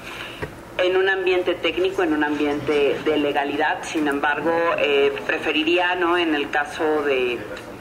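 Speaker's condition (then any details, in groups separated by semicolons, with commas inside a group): No condition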